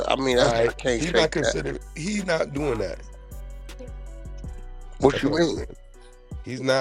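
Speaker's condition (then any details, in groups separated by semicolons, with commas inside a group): No condition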